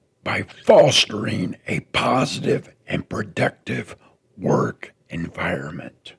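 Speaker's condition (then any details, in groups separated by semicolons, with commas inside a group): Throat cancer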